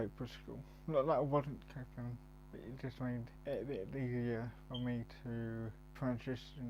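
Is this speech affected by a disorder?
Yes: cerebral palsy, mild.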